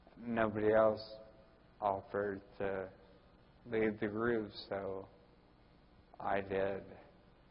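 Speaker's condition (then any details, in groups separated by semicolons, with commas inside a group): Ataxia; Friedreich's ataxia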